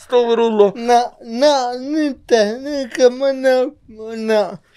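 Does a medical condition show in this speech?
Yes: cerebral palsy.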